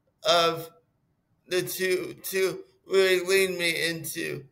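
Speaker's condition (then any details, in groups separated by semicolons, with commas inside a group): Cerebral palsy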